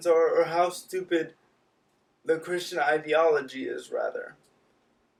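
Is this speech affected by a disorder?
Yes: cerebral palsy.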